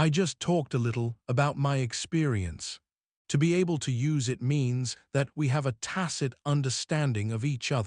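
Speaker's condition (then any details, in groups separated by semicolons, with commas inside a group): No condition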